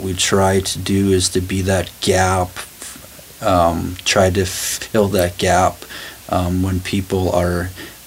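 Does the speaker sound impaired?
Yes: stutter; lifelong stutter, present since childhood, predates brain injury from horse fall; sometimes talks without stuttering at all, sometimes gets stuck on a word, unnoticed by longtime friend jeremy; here prolonged sounds, blocks.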